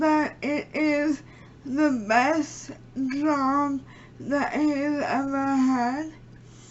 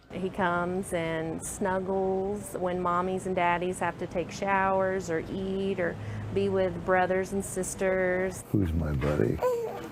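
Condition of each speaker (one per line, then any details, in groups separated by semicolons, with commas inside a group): Cerebral palsy; spastic quadriplegic, underdeveloped central nervous system, born 3 months premature
No condition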